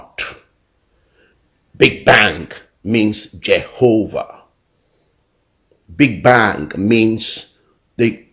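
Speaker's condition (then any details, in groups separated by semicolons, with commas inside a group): No condition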